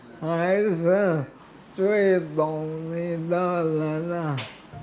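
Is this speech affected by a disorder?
Yes: motor neuron disease.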